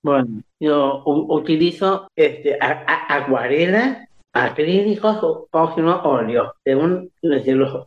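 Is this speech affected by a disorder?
Yes: Down syndrome; age 64.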